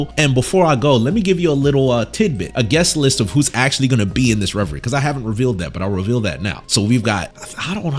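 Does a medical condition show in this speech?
No.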